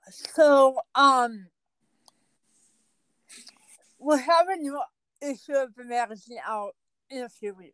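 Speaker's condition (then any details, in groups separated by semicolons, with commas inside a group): Cerebral palsy; cerebral palsy from accident at birth, speech affected, ambulatory, learning disabilities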